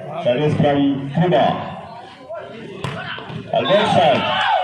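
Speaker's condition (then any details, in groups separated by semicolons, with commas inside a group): No condition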